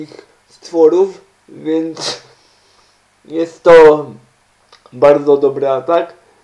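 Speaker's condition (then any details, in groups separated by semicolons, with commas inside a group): Cerebral palsy; uses wheelchair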